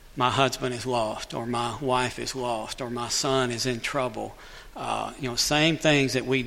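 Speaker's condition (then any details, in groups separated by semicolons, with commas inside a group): Cleft lip and palate; born with cleft lip and cleft palate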